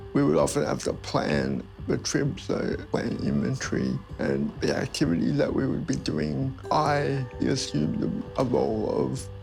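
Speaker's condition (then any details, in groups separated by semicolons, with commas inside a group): Cerebral palsy; no speech until age 5 or 6, insufficient breath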